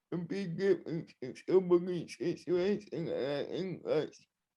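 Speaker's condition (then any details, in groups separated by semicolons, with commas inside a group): Cerebral palsy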